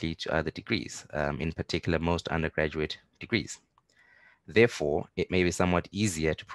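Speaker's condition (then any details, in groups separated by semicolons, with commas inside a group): No condition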